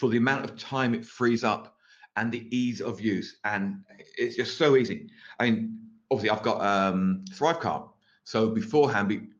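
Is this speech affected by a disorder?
Yes: stutter; stutter mostly absent while live on this show; stutter mostly disappears when performing live under pressure, recorded videos need frequent cutting; here prolonged sounds.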